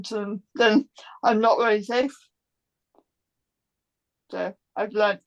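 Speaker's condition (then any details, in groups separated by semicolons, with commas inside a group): Cerebral palsy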